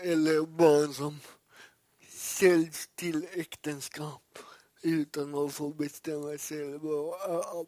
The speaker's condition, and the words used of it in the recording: Cerebral palsy. Men jag har haft jättesvårt att säga Stockholm.